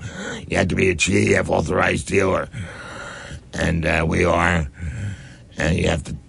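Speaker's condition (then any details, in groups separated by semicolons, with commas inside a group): Head and neck cancer; diagnosed about one year ago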